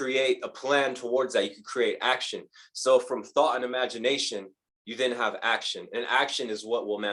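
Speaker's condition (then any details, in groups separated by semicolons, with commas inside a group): No condition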